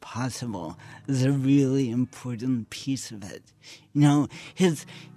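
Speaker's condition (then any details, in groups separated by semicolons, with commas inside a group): Cerebral palsy; slurred speech, slurring tongue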